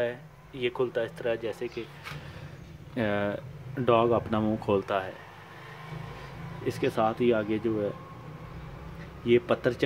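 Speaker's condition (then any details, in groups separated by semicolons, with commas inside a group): No condition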